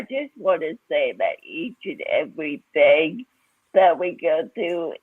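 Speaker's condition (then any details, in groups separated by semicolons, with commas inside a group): Cerebral palsy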